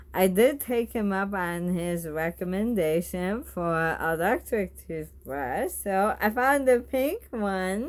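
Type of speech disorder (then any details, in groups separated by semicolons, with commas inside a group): Bulbar dysarthria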